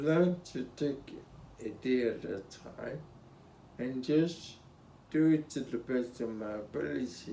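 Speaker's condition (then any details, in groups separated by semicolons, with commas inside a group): Spinocerebellar ataxia (sca7)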